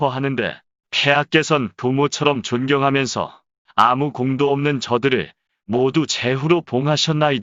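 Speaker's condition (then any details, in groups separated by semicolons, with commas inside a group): No condition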